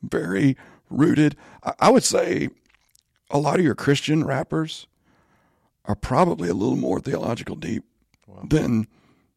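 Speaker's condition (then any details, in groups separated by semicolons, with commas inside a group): Spasmodic dysphonia; voice issue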